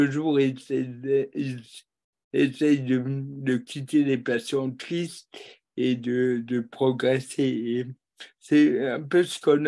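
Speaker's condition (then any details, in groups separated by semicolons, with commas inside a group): Cerebral palsy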